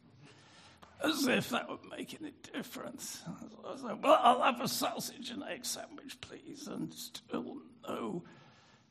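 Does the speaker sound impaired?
Yes: spasmodic dysphonia; about 40 years since onset, voice therapist recommended by audiologist Joanne Tyson, teaching style changed.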